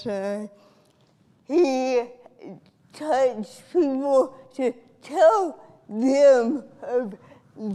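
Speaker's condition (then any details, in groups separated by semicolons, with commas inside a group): Cerebral palsy; from birth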